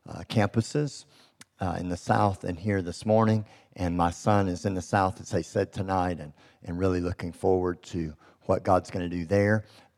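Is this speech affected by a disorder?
Yes: cleft lip and palate; congenital, present from birth; expected never to be able to speak.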